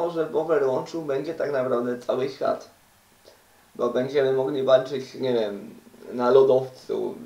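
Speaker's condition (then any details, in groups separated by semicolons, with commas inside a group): Cerebral palsy; uses wheelchair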